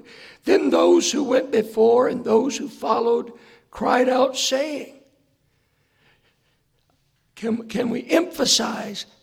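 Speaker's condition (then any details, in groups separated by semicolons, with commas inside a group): Hoarseness after vocal cord surgery; earlier doctor attributed voice problem to aging, sought second opinion; hard for listeners to hear, not smooth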